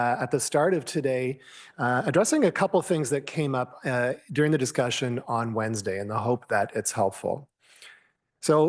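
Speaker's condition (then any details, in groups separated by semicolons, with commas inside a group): No condition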